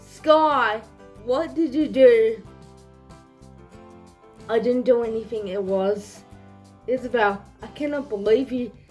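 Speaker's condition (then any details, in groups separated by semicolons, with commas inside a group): Cerebral palsy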